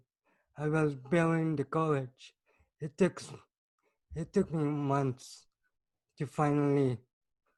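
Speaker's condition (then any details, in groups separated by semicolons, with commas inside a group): Cerebral palsy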